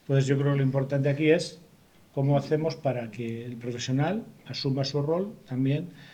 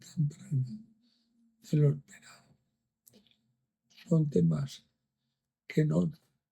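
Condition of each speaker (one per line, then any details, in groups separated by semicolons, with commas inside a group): No condition
Amyotrophic lateral sclerosis; progressive symptoms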